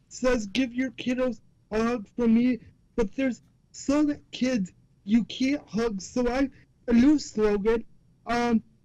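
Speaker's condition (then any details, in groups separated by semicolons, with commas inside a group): Cerebral palsy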